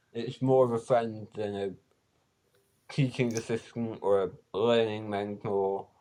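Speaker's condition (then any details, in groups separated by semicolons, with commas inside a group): Spinal muscular atrophy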